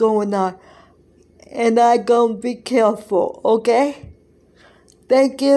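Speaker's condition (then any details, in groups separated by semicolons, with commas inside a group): Cerebral palsy; present from birth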